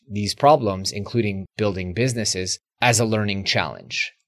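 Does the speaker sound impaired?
No.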